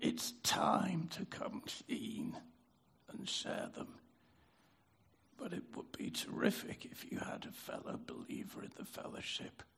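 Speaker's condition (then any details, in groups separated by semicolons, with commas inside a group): Spasmodic dysphonia; catch in voice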